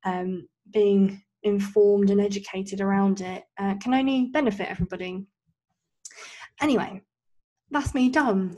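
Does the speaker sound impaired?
Yes: cleft lip and palate; congenital cleft, born with cleft; only three speech and language therapy sessions before discharge.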